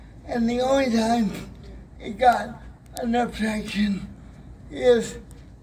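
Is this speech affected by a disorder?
Yes: cerebral palsy, spastic, mild.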